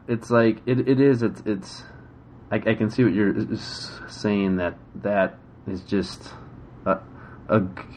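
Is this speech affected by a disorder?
Yes: stuttering; tightening during blocks, struggle in technical talk, can modify stutter; here repeated sounds, repeated words.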